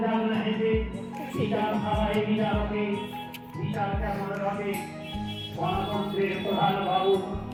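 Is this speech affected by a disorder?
No.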